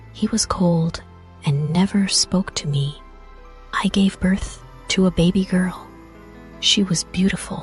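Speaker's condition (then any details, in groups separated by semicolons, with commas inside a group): No condition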